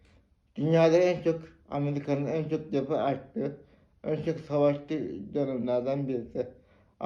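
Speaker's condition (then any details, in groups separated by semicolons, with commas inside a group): Cerebral palsy; spastic type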